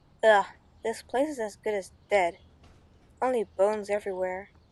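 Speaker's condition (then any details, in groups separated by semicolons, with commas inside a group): No condition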